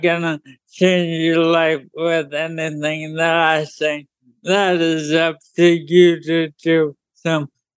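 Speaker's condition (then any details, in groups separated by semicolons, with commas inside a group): ALS; ALS diagnosed about 9 months ago, motor neurons dying, muscles failing, total paralysis expected; progressed, hard to move arms and fingers, forced to retire at 29 by physical limitations; hard to talk clearly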